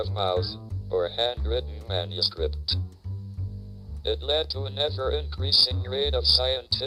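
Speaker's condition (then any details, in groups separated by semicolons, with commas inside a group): ALS, speech-generating device; computer voice controlled by cheek muscle, slow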